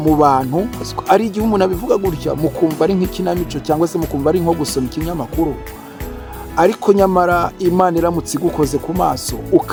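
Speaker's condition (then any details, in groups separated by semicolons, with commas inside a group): No condition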